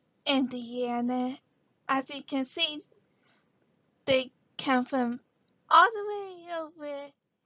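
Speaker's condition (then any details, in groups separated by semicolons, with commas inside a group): Cerebral palsy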